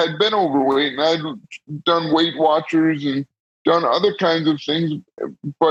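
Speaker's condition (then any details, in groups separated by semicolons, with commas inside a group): Cerebral palsy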